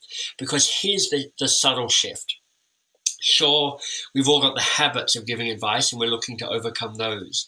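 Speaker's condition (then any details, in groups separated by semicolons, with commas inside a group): Cleft lip and palate; time with an orthodontist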